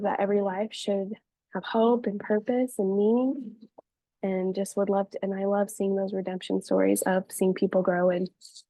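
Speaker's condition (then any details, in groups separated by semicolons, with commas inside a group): No condition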